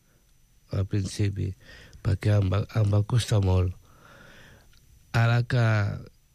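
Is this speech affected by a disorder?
Yes: Down syndrome; intellectual disability.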